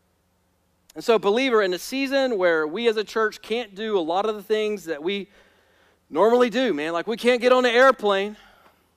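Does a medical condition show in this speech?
No.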